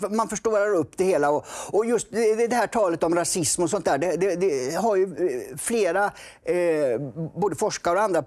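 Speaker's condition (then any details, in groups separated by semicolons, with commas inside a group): No condition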